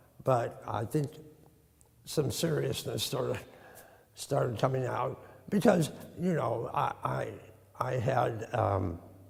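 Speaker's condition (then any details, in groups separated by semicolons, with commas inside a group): Tongue cancer; treated in the past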